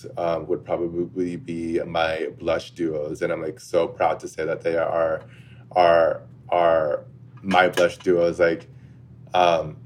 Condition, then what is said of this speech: Stuttering. But like, I think like when I speak about makeup, I feel really confident within it because I can actually say like, I think I know what I'm talking about.